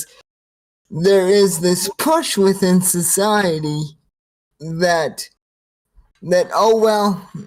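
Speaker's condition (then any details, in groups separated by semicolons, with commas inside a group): Cerebral palsy, spastic quadriplegia; quite severe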